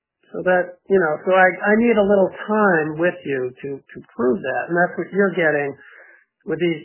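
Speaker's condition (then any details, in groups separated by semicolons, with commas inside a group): No condition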